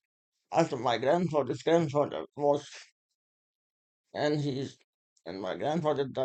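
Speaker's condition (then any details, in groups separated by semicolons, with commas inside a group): Muscular Parkinson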